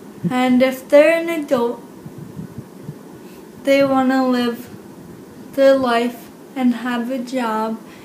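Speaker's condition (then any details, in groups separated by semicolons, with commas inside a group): Cerebral palsy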